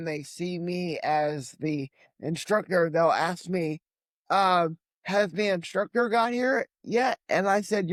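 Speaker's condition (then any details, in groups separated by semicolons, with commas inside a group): Cerebral palsy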